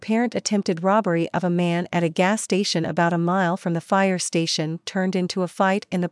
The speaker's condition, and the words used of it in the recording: None; typical speech.